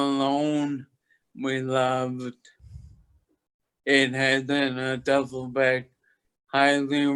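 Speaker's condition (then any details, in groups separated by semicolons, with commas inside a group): Toxic leukoencephalopathy, locked-in syndrome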